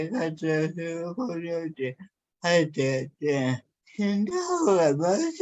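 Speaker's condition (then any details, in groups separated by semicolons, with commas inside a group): Cerebral palsy; severe, uses a wheelchair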